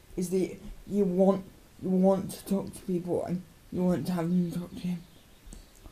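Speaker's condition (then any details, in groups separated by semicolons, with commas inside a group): Cerebral palsy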